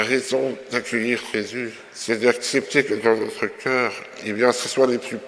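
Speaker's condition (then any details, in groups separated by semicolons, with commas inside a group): Myopathy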